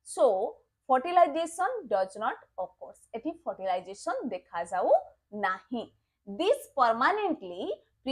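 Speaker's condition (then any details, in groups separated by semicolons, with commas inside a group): No condition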